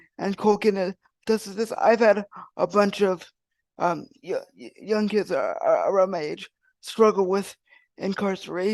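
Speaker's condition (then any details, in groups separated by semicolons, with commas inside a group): Cerebral palsy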